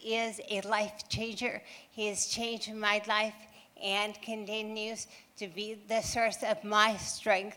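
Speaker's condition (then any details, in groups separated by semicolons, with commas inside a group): Ataxia; hereditary progressive, from father, degeneration of brain nerve cells controlling muscle coordination, found by neurological testing; double vision, poor hand-eye coordination, poor foot control, drunk-like walking, stairs unsafe, expected to worsen; halting, slurred speech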